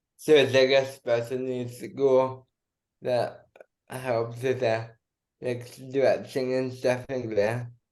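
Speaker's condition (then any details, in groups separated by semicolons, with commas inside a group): Cerebral palsy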